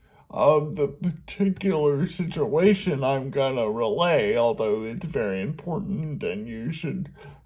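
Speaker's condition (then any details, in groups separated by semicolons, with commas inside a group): Cerebral palsy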